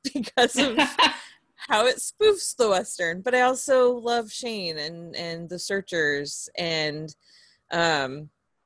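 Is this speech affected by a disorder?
No.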